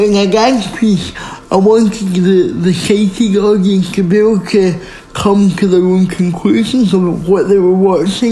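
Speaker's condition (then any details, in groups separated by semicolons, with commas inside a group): Speech impairment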